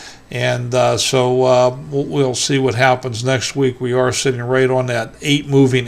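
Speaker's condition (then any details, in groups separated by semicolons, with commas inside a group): No condition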